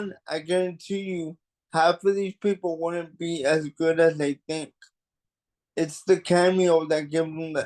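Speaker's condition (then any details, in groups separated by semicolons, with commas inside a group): Cerebral palsy; mild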